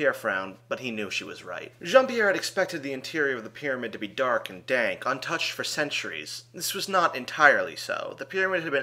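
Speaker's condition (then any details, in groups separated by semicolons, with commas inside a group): No condition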